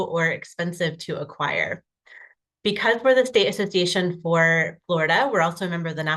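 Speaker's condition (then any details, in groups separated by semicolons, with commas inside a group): No condition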